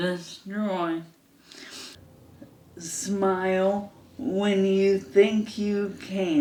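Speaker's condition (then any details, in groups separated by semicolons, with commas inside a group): ALS; hand onset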